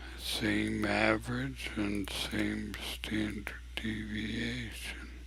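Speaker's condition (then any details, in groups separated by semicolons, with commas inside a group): ALS; abnormally slow voice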